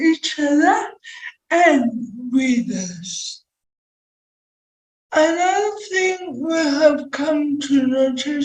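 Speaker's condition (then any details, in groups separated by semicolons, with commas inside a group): Cerebral palsy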